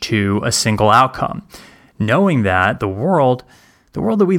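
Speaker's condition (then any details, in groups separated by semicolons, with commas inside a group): No condition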